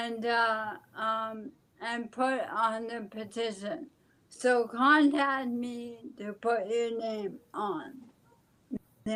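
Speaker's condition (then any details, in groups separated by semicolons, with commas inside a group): ALS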